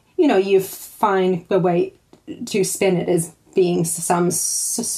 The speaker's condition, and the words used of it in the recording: Stuttering. Something about having a lot of things to say and not being able to say them very easily means that they tend to get channeled into writing.